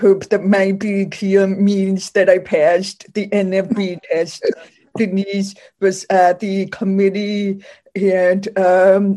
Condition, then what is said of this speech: Deafness. I would also share that I'm deaf and I communicate by speaking for myself, and I also communicate using sign language.